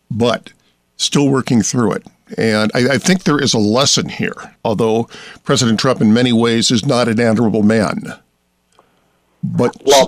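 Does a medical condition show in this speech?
No.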